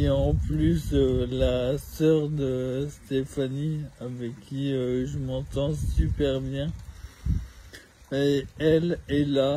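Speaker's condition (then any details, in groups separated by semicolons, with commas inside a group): ALS (maladie de Charcot); needs home care aide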